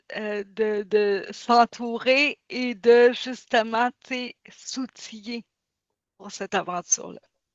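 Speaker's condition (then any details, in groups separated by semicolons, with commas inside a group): Cerebral palsy; since birth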